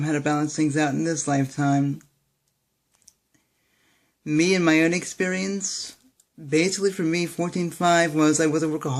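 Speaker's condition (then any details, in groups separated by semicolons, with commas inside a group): Cerebral palsy; speaks fast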